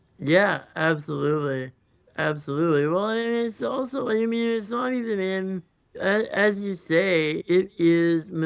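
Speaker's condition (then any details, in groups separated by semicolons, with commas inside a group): Congenital muscular dystrophy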